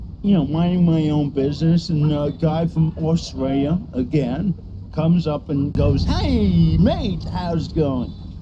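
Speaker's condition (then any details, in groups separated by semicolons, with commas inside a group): Cerebral palsy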